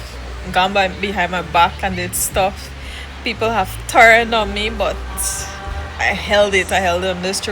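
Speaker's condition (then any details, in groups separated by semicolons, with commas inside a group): No condition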